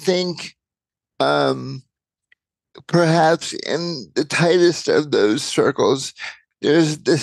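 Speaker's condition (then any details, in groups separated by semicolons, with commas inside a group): Cerebral palsy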